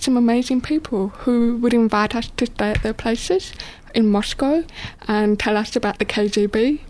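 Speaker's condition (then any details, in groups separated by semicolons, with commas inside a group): Deafness, born deaf; probably congenital deafness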